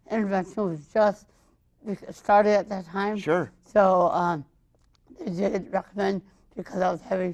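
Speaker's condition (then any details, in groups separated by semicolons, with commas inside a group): Cerebral palsy, mild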